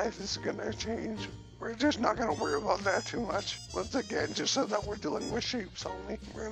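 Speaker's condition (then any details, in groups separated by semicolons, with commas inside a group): Cerebellar ataxia from brain tumour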